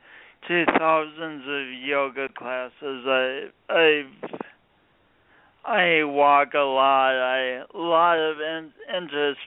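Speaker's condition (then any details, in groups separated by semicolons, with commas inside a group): Speech impediment from birth injury; born few weeks early, oxygen loss on way to emergency room, coordination differences; speech impediment sounding unlike a regional accent, not a Midwestern accent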